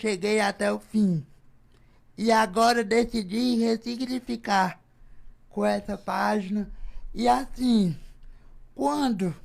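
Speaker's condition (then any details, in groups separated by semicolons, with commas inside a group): Cerebral palsy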